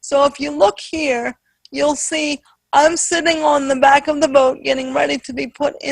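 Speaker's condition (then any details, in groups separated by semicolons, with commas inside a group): Spastic quadriplegic cerebral palsy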